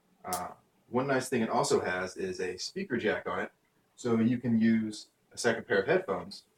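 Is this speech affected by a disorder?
No.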